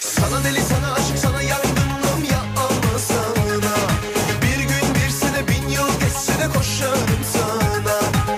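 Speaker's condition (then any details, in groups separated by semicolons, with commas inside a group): No condition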